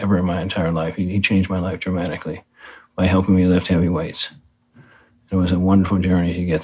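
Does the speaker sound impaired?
Yes: Parkinson's disease; six years since diagnosis, new walking difficulty, needs hand support, minimal medication initially, heavy weightlifting.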